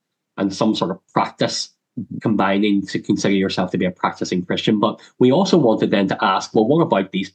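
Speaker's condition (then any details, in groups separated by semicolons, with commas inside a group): Cleft lip and palate; congenital, surgery and dental surgery in childhood; much speech therapy in childhood, dreaded reading aloud and public speaking as child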